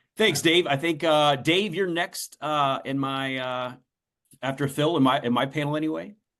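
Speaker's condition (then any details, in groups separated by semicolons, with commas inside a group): No condition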